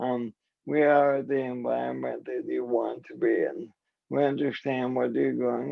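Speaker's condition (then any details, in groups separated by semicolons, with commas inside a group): ALS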